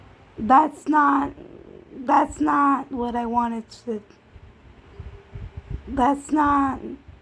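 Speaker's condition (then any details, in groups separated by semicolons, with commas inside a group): Cerebral palsy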